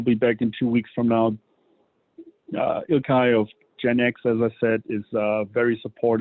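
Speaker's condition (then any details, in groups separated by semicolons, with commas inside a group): No condition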